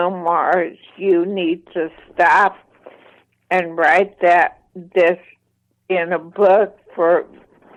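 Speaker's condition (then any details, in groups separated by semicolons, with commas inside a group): ALS, mild; voice slightly impaired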